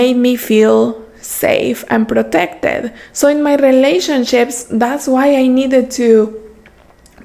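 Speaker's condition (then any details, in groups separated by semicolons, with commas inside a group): No condition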